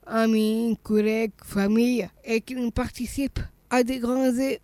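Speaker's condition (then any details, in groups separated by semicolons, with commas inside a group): Down syndrome; congenital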